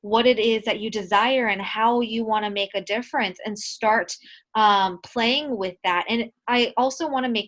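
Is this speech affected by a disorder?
No.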